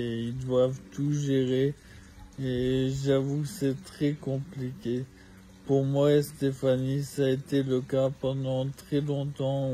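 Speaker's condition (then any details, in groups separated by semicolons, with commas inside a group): ALS (maladie de Charcot); needs home care aide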